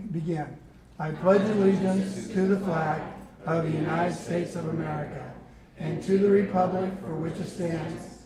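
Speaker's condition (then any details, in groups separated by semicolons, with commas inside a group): No condition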